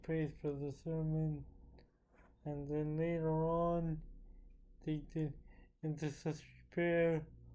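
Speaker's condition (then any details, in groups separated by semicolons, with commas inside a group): Cerebral palsy; with developmental delay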